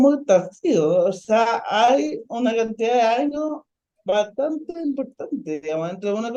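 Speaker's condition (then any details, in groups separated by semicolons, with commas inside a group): Ataxic cerebral palsy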